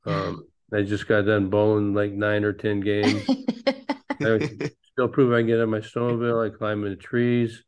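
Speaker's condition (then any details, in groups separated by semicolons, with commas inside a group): Parkinson's disease; pickleball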